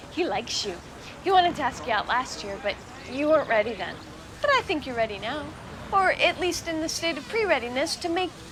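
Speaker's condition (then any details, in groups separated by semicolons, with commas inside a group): No condition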